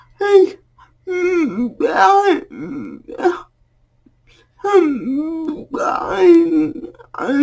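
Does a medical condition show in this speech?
Yes: cerebral palsy.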